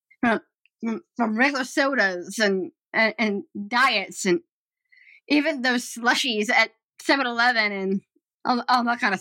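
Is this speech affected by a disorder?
Yes: Down syndrome; developmental disability.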